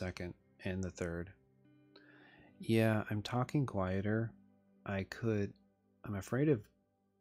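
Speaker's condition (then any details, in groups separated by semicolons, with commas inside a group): No condition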